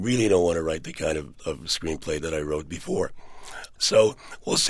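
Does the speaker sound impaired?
Yes: partial laryngectomy for throat cancer; 80% larynx removed, Cleveland Clinic experimental surgery attaching left neck muscles, long-term trach; years after surgery, voice improved, often complimented as sexy; unable to speak about two years, once sounded like Brando, voice now improved but noticeably altered.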